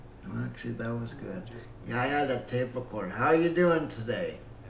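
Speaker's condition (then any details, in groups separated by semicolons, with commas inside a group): Cerebral palsy; breathing fine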